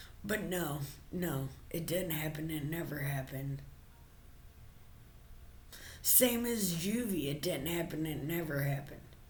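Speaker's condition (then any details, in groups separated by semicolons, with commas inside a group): Brain injury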